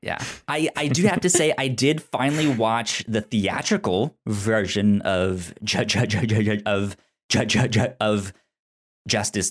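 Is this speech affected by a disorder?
Yes: stutter; self-reported stutter; expects stutter to be an obstacle for some listeners; here repeated sounds, prolonged sounds.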